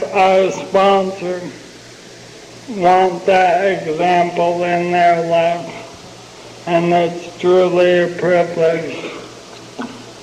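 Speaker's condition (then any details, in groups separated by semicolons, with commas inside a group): ALS (Lou Gehrig's disease); young onset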